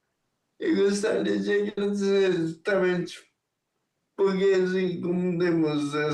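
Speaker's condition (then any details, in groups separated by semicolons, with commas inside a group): Ataxia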